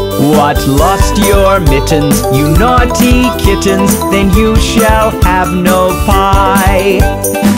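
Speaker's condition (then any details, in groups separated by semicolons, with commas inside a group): No condition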